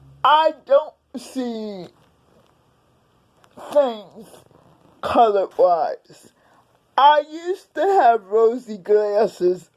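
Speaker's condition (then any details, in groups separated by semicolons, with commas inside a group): Cerebral palsy; several unnoticed strokes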